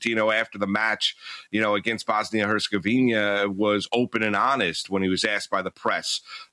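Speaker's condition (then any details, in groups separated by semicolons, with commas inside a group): No condition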